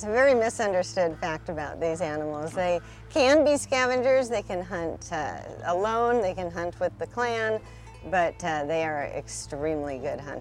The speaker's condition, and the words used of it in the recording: None; typical speech.